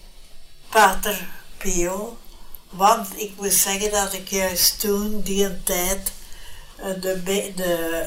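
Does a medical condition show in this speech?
Yes: brain hemorrhage; brain hemorrhage over 20 years ago, unable to speak afterwards; difficulty speaking, some letters no longer pronounceable, speaks less well than before.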